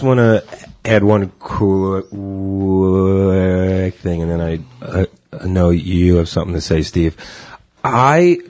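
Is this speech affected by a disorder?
Yes: stuttering; lifelong stuttering, long history of avoiding stuttering, involved in stuttering self-help and therapy; open about stuttering, advertises stuttering; stutter-like tension when signing own name, worse under pressure or with people watching; here blocks.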